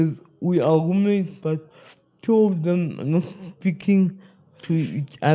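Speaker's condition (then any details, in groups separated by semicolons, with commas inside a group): Spastic cerebral palsy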